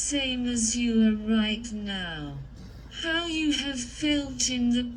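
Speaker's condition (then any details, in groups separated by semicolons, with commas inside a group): Cerebral palsy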